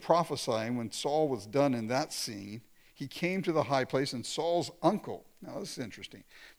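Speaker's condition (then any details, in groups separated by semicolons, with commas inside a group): No condition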